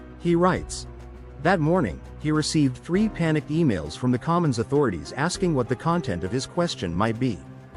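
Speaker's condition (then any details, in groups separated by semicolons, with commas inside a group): No condition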